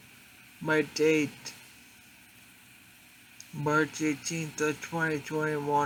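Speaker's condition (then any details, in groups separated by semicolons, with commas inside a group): Traumatic brain injury; car accident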